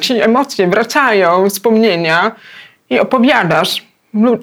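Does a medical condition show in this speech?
Yes: hard of hearing, cochlear implant; electronic device must be protected from rain and water.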